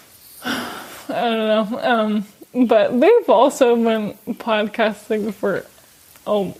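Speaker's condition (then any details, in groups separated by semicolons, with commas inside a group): ALS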